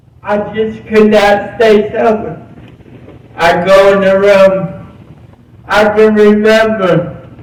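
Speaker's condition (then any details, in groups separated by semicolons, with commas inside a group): Cerebral palsy; present from birth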